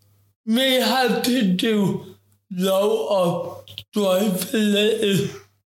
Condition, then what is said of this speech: Cerebral palsy. I have a packet of which infect my talking, my movement,